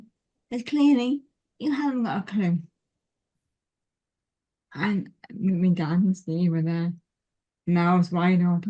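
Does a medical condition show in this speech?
Yes: cerebral palsy.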